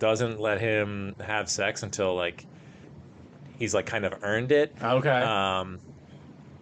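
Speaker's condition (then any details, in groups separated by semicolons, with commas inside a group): No condition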